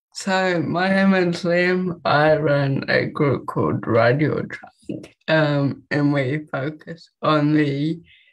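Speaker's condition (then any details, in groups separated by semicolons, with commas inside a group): Cerebral palsy; walks, no wheelchair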